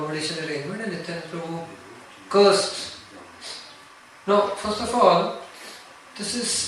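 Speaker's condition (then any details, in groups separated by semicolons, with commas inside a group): No condition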